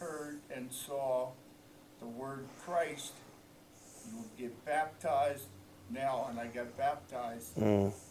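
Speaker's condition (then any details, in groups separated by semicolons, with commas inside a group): Cerebral palsy; present from birth, predicted never to walk, used skateboard to get around, began walking at 2.5 years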